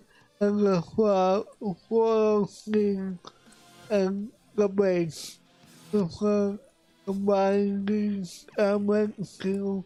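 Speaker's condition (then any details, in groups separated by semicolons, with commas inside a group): Cerebral palsy; affects voice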